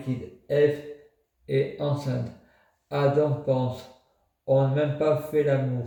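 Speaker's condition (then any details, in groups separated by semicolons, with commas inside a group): Multiple sclerosis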